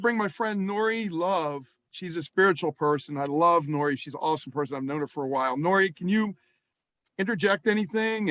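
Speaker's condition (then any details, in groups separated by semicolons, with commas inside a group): No condition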